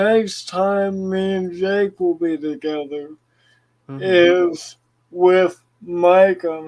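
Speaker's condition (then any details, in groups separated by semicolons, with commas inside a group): Cerebral palsy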